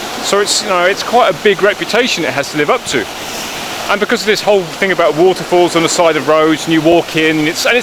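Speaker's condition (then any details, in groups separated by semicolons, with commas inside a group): No condition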